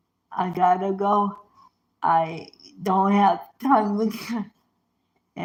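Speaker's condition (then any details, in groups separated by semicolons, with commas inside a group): Cerebral palsy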